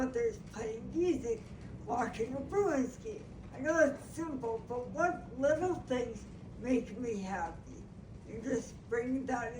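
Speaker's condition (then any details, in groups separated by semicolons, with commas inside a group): Brain injury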